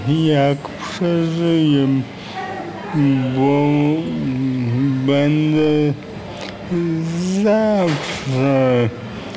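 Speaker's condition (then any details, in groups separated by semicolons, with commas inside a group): Aphasia; acquired after accident, severe brain injury, prolonged unconsciousness, 1% survival odds, whole body paralysed after waking; no speech for about five years after regaining consciousness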